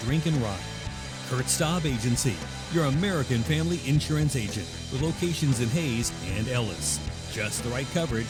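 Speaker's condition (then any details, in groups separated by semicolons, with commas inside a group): No condition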